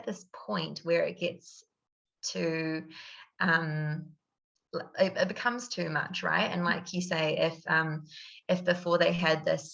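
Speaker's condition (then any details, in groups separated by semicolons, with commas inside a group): No condition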